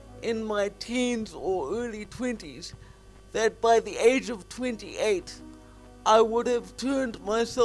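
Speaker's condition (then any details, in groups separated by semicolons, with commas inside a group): Quadriplegic cerebral palsy, severe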